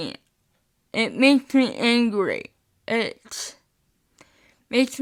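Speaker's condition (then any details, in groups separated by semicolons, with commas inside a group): Spastic cerebral palsy, mixed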